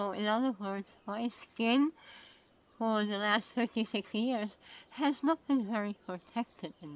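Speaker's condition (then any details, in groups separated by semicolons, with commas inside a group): Oral cancer; tracheostomy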